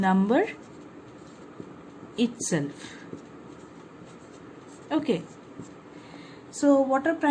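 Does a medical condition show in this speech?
No.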